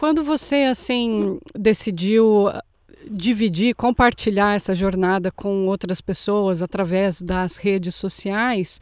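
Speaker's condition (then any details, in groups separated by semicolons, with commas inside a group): No condition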